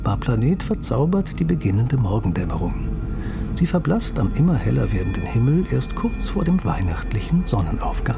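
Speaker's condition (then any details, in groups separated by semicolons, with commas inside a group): No condition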